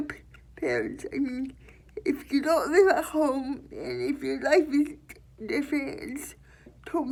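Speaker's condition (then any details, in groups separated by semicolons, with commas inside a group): Cerebral palsy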